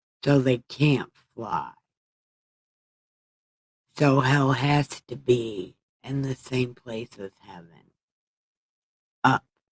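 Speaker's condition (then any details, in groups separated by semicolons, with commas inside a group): Brain injury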